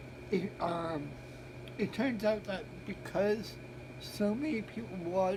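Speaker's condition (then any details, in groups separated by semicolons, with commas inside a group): Cerebral palsy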